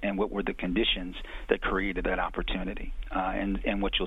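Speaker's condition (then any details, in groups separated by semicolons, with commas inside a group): No condition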